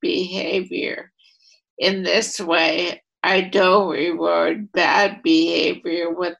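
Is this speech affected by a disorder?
Yes: ALS; ALS affecting voluntary motor neurons, first primary lateral sclerosis diagnosis, second opinion Columbia med center; voice affected.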